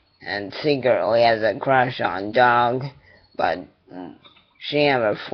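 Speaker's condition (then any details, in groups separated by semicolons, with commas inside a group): Cerebral palsy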